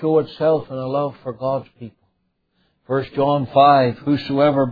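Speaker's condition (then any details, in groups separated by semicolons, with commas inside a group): No condition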